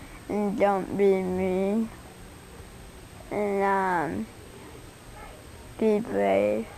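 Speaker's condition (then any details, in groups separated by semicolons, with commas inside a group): Cerebral palsy; mild, birth injury, Erb's palsy shoulders and arms, tremors; diagnosed at six months; understandable but slower, slight impediment, tongue botox did not help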